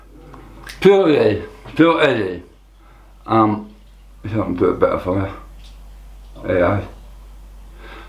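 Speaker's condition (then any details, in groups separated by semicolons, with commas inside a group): Tongue cancer; half tongue removed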